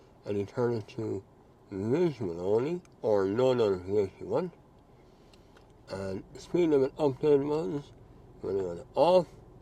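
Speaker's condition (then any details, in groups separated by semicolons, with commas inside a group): Mouth cancer surgery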